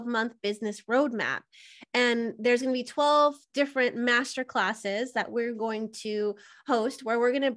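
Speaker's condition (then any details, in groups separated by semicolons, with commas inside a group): No condition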